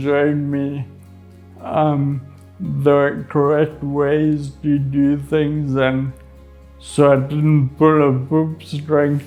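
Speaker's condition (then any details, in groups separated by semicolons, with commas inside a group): Friedreich's ataxia; breathing difficulty on exertion, working on exhaling coordination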